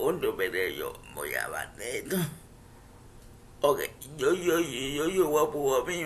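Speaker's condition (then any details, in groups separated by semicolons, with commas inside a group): Cerebral palsy; uses wheelchair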